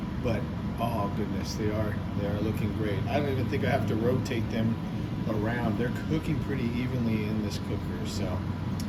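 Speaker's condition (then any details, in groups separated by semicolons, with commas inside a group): No condition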